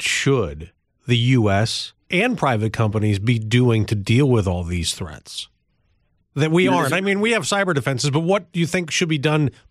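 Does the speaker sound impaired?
No.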